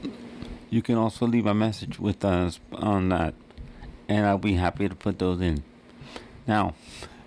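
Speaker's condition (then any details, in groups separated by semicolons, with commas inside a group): Cerebral palsy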